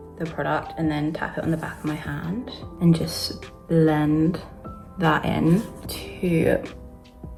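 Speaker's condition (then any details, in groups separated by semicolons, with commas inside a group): No condition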